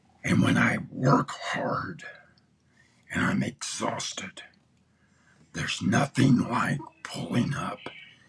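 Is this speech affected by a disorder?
Yes: throat cancer; tracheostomy tube.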